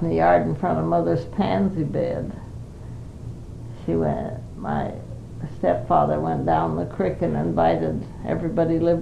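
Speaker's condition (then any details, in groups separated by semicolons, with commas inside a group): Parkinson's; Parkinson's for 5 years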